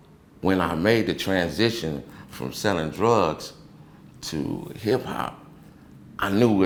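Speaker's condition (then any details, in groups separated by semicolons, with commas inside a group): No condition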